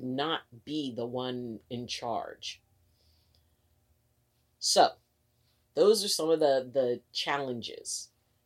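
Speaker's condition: No condition

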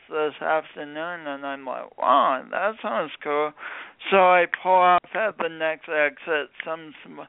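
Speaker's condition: Speech impediment from birth injury; noted as not a Midwestern accent

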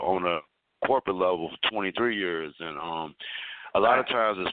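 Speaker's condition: No condition

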